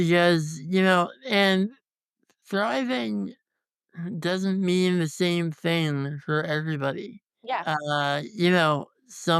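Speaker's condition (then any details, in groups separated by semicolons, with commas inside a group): Congenital muscular dystrophy; tracheostomy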